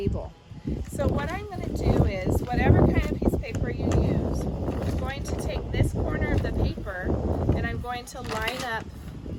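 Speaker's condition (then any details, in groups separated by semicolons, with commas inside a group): No condition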